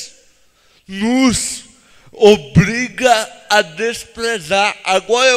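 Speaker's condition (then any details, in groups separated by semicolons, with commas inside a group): Cerebral palsy; no speech as child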